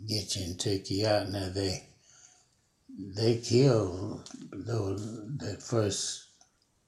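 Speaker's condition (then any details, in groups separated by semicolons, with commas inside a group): Parkinson's disease; Parkinson's for about 5 years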